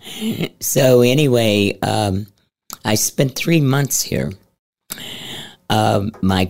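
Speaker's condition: Head and neck cancer; stage 4 cancer into voice box from acid reflux, 36 throat radiations, chemotherapy at Gunderson; voice a little scratchy, never needed shots to swallow during chemotherapy

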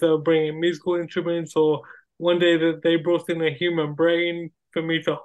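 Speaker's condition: Cerebral palsy; acquired brain injury, wheelchair user, many surgeries, hospital school and rehab ages nine to twelve, physio

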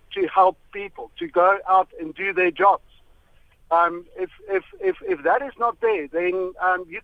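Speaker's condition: No condition

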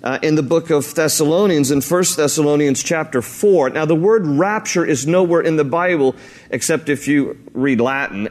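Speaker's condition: No condition

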